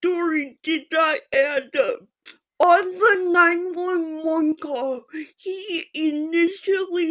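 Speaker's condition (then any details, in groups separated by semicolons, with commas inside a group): Physical speech impairment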